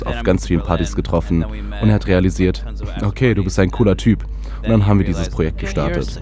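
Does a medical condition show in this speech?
No.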